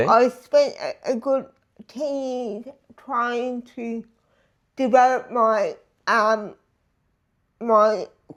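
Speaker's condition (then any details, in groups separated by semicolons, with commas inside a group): Disability affecting speech; cerebral palsy from birth, affects body; about 46 years since birth; voice and speech affected, speech therapy from age one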